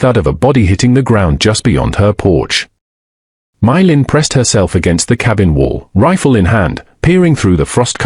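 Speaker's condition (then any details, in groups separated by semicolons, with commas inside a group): No condition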